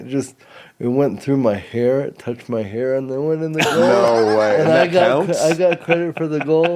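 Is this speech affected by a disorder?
Yes: cerebral palsy.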